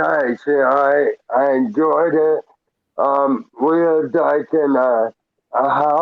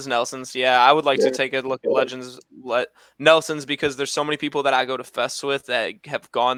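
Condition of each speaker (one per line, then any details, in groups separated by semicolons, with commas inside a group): Traumatic brain injury; hit by car as pedestrian
No condition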